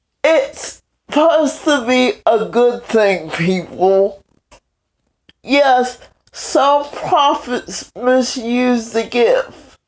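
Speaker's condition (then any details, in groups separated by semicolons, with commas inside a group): Cerebral palsy; several unnoticed strokes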